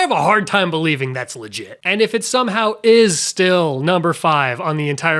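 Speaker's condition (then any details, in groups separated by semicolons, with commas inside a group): No condition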